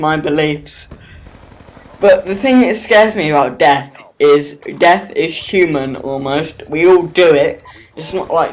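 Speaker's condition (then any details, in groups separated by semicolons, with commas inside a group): Cerebral palsy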